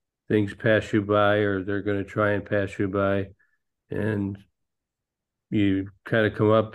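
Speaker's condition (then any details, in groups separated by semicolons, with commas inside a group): Parkinson's disease; man nearly 66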